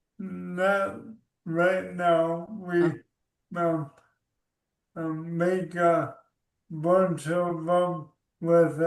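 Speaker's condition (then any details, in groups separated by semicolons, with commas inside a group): ALS; about 2 years since diagnosis, physical, occupational, speech therapy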